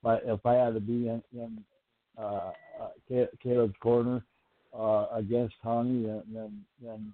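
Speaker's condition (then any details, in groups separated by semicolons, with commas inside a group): Stuttering; doubts could get through giving a seminar due to stuttering background; repeated sounds, repeated words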